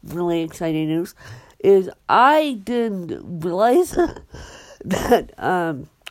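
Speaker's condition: Cerebral palsy; medevaced to children's hospital in denver

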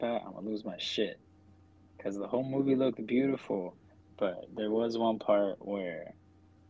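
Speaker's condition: No condition

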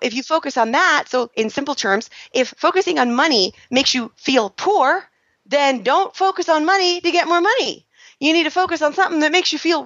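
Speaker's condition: No condition

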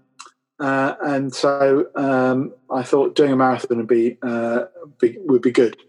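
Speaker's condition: Aphasia and apraxia after stroke; trouble getting words out, intelligence intact, early on only yes, no and swear words

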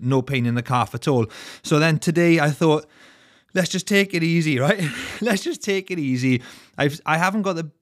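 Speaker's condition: No condition

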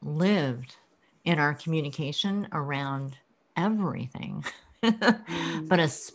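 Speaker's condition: Cleft lip and palate

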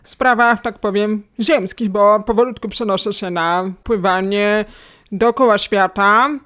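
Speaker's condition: Hearing loss, cochlear implant, acquired; lost hearing in adolescence, cochlear implant at age 16, electrodes behind ear, external part, Apple-linked latest model; two years of rehabilitation to decode words, relearned listening to English, once unable to converse in English

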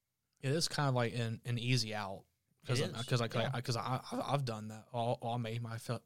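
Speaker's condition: Stutter; stutter since childhood, middle school onset, teased by kids; stuttered during class discussions, made point unclear; repeated sounds, repeated words

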